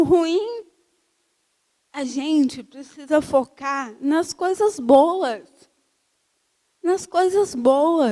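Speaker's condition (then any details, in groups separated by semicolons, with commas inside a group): Cerebral palsy; from birth, uses wheelchair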